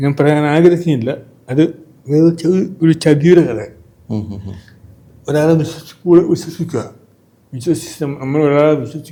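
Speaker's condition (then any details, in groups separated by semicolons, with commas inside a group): Cerebral palsy; from birth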